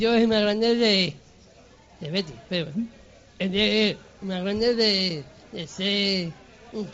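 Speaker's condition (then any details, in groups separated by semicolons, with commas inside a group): Down syndrome; intellectual disability; age 50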